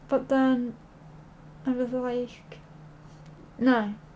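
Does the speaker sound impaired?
Yes: cerebral palsy.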